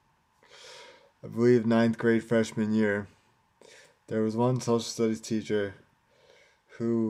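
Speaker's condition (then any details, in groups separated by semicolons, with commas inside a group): Cerebral palsy, spastic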